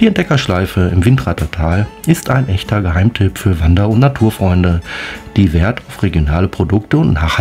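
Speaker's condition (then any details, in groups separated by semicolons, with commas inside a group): No condition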